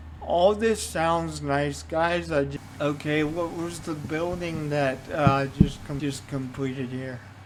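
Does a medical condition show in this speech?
Yes: cerebral palsy; only one hand usable.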